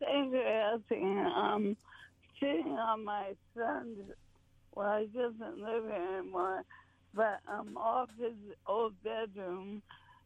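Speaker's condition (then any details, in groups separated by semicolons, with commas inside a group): ALS; terminal, symptoms from early 2023, diagnosed after at least six months, walking distance steadily declining; vibrating neurons in head, no longer writing poems or revising; great difficulty speaking, speech garbled, still talking and swallowing food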